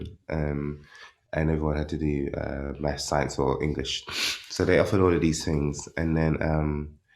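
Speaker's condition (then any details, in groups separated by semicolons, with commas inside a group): No condition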